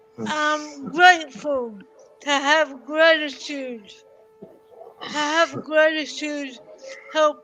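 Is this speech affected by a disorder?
Yes: cerebral palsy.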